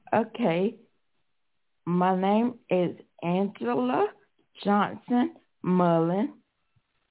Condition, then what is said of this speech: Stroke. I am a 18-year stroke survivor, so hopefully you can understand my voice.